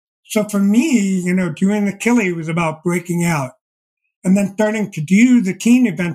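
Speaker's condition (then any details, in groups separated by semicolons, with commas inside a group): Deafblindness; progressive, diagnosed at age 28, expects eventual total blindness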